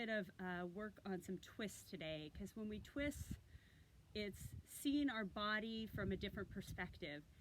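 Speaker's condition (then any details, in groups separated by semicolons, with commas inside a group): No condition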